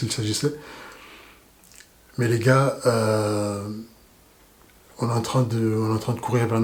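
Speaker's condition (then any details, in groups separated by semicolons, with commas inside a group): No condition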